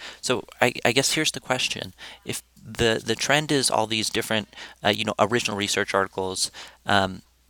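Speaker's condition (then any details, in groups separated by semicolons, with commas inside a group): No condition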